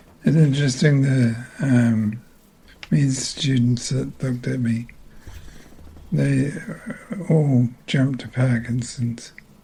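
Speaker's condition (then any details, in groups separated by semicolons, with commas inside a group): Multiple system atrophy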